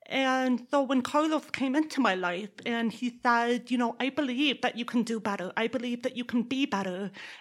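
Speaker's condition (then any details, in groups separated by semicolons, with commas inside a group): Deafness; deaf accent combined with Texas accent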